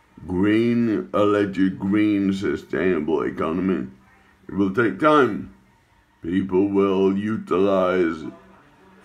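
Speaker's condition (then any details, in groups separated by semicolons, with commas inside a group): Acquired brain injury, ataxia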